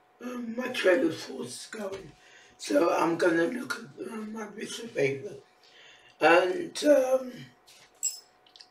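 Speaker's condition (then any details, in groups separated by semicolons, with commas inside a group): Facial palsy; on medication; can barely hear own speech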